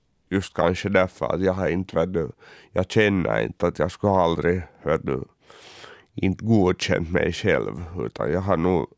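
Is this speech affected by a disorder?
Yes: cerebral palsy; congenital, born two months premature at 1.69 kg, underdeveloped lungs, electric wheelchair user, cannot run, childhood habilitation courses at Folkhälsan; uses wheelchair.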